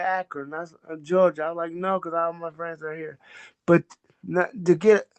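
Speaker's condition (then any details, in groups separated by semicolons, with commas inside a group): Cerebral palsy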